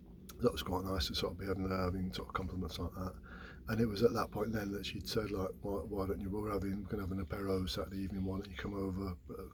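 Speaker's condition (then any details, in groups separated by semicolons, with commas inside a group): No condition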